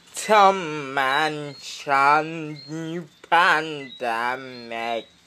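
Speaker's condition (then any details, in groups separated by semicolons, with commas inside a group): Speech impediment; would need therapy to go on camera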